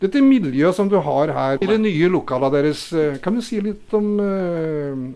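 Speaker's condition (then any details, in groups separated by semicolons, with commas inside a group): No condition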